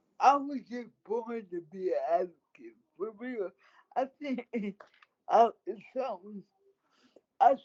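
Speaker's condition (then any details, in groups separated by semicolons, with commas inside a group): Cerebral palsy; cerebral palsy, affects walking and hands; speech affected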